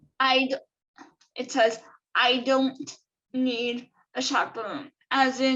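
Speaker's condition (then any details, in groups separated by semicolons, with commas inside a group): Cerebral palsy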